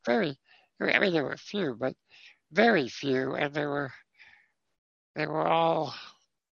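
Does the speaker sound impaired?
Yes: spinal muscular atrophy type 2; congenital, never walked or stood, lifelong wheelchair user, could not type or use computer fast enough; about 60 years since onset, uses Dragon voice to text.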